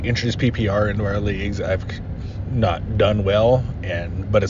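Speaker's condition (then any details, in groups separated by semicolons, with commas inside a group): No condition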